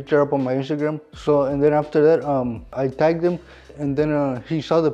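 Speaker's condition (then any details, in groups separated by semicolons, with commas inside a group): Cerebral palsy; cerebral palsy, premature birth; aged 23, cannot walk unaided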